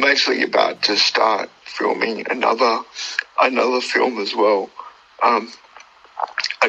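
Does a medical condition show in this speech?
Yes: cerebral palsy; born two months premature, died twice at birth, uses wheelchair, considerable motor function difficulty.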